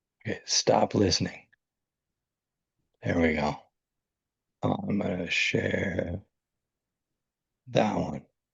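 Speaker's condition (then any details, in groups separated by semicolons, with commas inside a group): ALS; brain-computer interface implant; about 3.5 years with ALS, implant recently started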